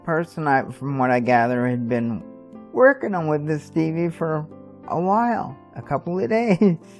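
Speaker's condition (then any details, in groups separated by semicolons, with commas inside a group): Cerebral palsy; stiff muscles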